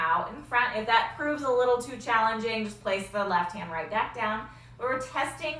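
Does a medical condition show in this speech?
No.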